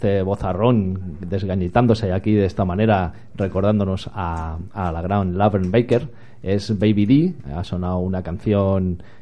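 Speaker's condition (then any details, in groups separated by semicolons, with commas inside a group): No condition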